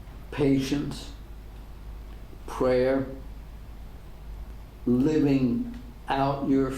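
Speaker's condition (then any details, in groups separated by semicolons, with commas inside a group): ALS; degenerative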